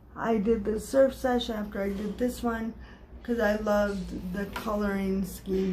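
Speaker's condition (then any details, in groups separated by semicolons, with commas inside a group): Cerebral palsy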